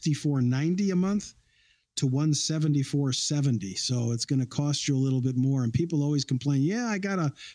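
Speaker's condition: No condition

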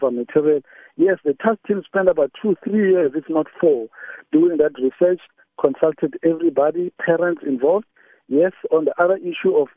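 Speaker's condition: No condition

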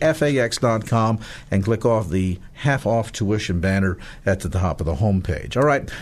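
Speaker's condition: No condition

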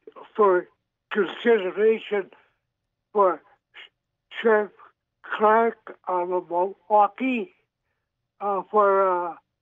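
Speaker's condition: Stroke; hard to talk since stroke

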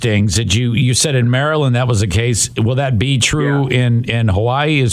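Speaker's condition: No condition

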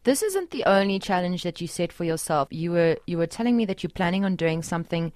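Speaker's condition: No condition

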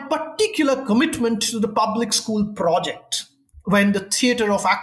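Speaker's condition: No condition

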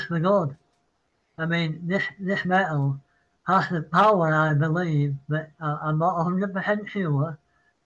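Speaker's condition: Parkinson's; citing Parkinson's

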